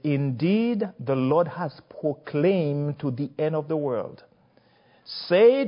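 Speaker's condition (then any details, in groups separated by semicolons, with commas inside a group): No condition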